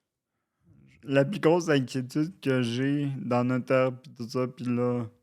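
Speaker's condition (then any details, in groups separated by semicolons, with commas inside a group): Cerebral palsy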